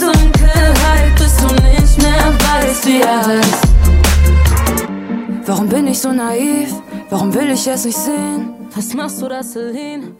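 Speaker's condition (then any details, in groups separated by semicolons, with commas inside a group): No condition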